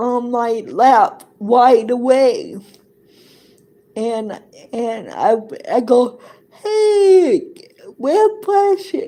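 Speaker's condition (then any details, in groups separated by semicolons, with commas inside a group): Cerebral palsy; present from birth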